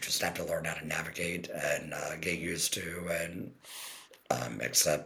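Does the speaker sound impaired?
Yes: total laryngectomy; stage 4 cancer, partial thyroidectomy, primary TEP placement, chemo and radiation afterward; about 10 months post-laryngectomy, speaking with TEP about 5 months; TEP voice, earlier monotone from left vocal cord paralysis, no speech first 6 months, electrolarynx failed, swelling.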